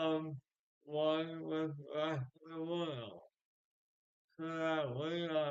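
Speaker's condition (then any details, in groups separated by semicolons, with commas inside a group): Speech impairment after birth surgery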